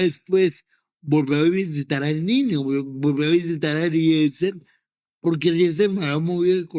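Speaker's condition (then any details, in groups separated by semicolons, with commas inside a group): Cerebral palsy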